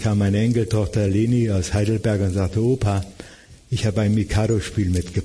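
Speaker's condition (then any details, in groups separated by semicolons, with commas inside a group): Parkinson's disease; diagnosed at age 57, began with resting hand tremor, confirmed by brain imaging; about 16 to 17 years since diagnosis, tremor-free on stage, almost daily falls, reduced mobility; host asks for his voice to be made louder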